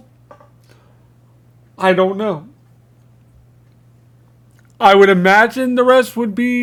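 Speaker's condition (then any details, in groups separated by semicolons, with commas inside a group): Cerebral palsy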